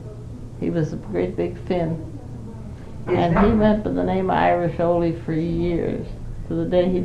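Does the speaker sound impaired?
Yes: Parkinson's; not very able to do much.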